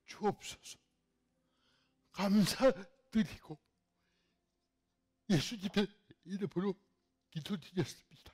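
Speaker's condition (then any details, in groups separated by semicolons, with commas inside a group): Cerebral palsy; fairly severe in childhood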